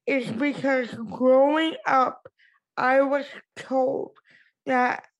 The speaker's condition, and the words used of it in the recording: Cerebral palsy. So I learned that once I had somebody's attention, I had to hurry up and say what I wanted to say before they stopped listening.